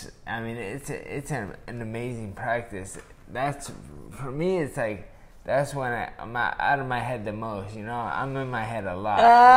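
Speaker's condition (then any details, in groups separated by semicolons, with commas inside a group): Traumatic brain injury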